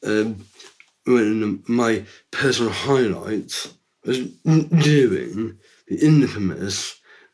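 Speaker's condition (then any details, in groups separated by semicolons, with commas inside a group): Down syndrome; from birth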